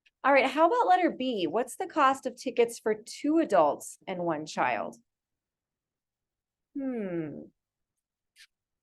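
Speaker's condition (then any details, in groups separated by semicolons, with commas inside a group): No condition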